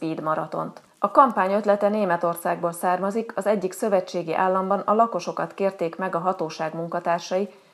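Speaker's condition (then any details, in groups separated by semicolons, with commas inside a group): No condition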